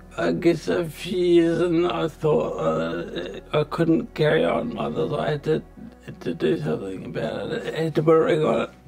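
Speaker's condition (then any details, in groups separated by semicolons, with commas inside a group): Multiple system atrophy; affects speech, eating and stability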